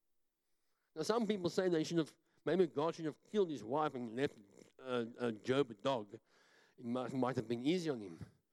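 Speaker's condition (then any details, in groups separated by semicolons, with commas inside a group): Cleft palate; talks funny, self-described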